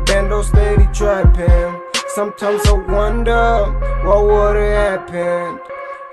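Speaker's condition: No condition

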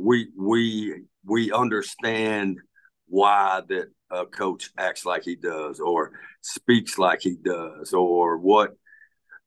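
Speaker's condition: Speech impediment (stutter); onset at age six after parents' separation, trauma-linked per speech pathologist, seen by speech pathologist; stutter still present in adulthood, severity varies; fluent at times, other times blocks, cannot get anything out, likens self to Mel Tillis; repeated words, prolonged sounds

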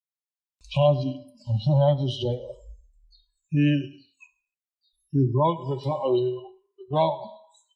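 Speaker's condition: Stroke with facial paralysis; hard to understand for unfamiliar listeners, Deva Madhava repeats speech aloud

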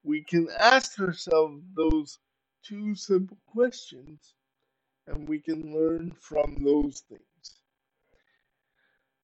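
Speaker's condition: Cerebral palsy; uses power wheelchair

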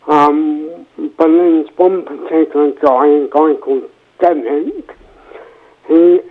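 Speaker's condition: Cerebral palsy, mild

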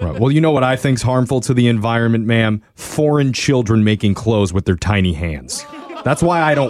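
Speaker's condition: No condition

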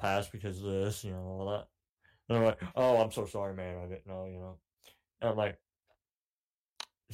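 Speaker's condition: Cleft palate; cleft palate since childhood

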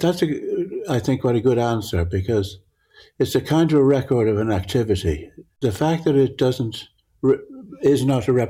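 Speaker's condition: Parkinson's; difficulty judging near and far

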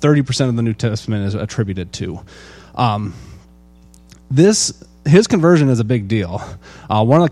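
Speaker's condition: No condition

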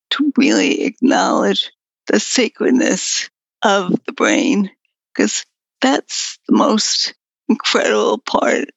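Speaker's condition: Progressive multiple sclerosis; voice up and down, in and out with pulmonary muscle strength, sometimes no voice, assistant speaks

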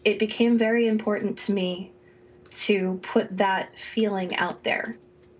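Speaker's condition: No condition

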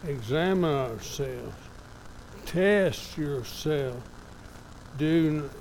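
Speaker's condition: ALS; somewhat affected, evident today

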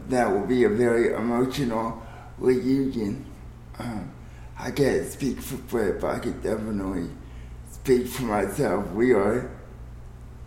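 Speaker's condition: Cerebral palsy

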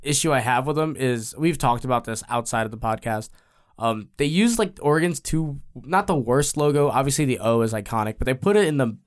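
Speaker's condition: No condition

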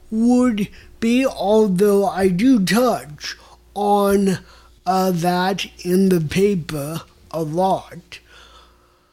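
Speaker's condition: Mild cerebral palsy; mild cerebral palsy from birth, non-progressive

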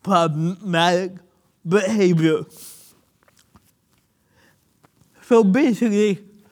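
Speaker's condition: Cerebral palsy; listeners may need to rewind

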